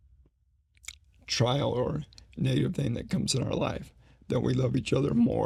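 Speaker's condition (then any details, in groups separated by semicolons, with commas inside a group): ALS; slowly progressing form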